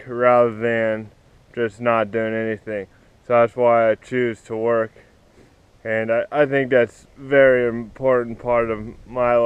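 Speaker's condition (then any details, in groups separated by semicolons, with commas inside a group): Cerebral palsy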